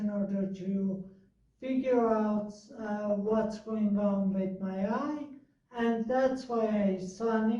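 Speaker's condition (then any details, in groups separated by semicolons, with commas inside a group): Multiple sclerosis; about 16 years since diagnosis, medication, balance problems, drops things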